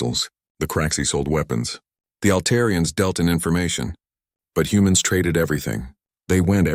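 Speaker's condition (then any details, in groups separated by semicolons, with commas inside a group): No condition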